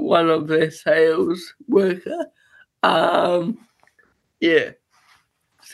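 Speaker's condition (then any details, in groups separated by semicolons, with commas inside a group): Cerebral palsy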